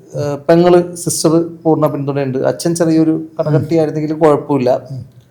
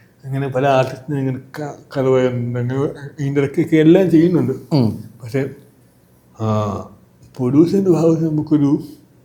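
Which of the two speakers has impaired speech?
The second: cerebral palsy; from birth.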